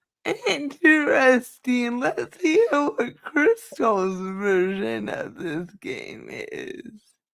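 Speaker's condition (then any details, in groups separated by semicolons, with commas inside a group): Cerebral palsy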